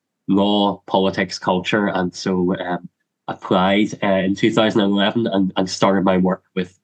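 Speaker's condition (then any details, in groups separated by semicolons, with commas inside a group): Cleft lip and palate; congenital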